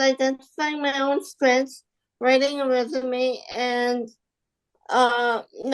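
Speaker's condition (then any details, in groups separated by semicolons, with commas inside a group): Spastic quadriplegic cerebral palsy; spastic quadriplegic, from birth; wheelchair often, walker more after physical therapy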